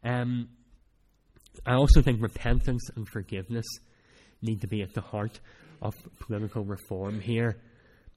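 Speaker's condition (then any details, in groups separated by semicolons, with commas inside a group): Cleft palate; speech not that clear at times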